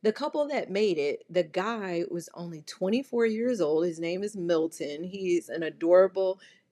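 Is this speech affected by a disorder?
No.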